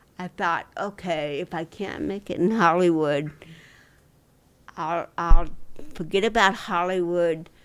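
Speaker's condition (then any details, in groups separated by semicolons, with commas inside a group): Dystonia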